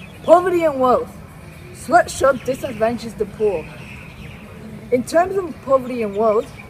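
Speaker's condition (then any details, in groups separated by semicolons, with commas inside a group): No condition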